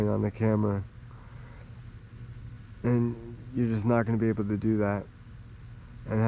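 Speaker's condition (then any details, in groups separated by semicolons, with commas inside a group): Cerebral palsy, spastic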